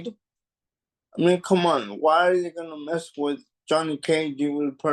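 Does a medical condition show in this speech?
Yes: cerebral palsy; mild.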